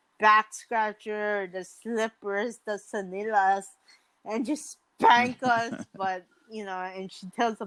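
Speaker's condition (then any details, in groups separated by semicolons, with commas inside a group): Mild cerebral palsy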